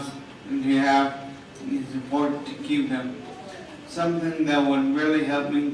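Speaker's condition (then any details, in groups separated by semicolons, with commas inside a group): Traumatic brain injury; hit while cycling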